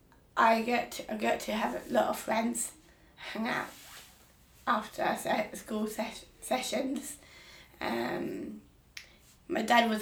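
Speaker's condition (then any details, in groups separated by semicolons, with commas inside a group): Down syndrome; Down syndrome since birth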